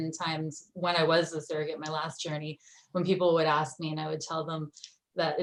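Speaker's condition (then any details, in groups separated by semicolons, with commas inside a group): No condition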